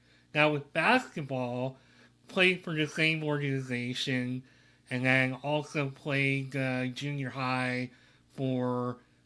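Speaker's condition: Cleft lip and palate

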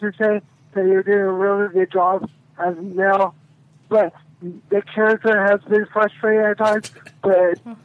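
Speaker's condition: Cerebral palsy

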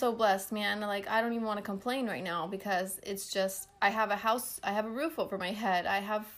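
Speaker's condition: No condition

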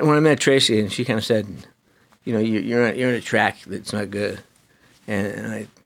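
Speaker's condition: Parkinson's disease; young onset

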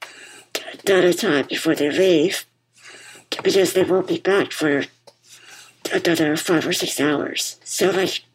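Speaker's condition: Muscular dystrophy; diagnosed as toddler, uses wheelchair; bipap machine audible throughout conversation

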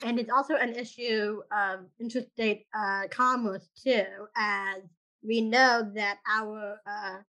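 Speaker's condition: Down syndrome; congenital, present from birth, significant congenital heart condition, successful heart transplant

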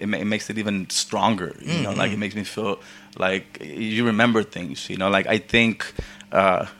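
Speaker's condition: Stuttering; intermittent stutter, cause unknown, possibly tiredness or teasing, formerly avoided speaking from embarrassment; stutters at times, apologises and laughs at self to reset, stutter then goes away; repeated sounds

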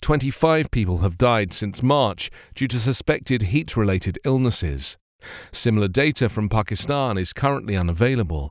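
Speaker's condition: No condition

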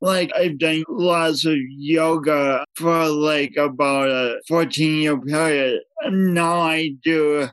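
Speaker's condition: Speech impediment from birth injury; unique walk

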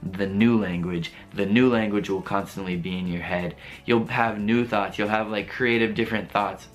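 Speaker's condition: No condition

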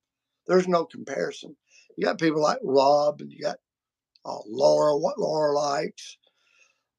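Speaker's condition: Vocal cord surgery; including laser treatment

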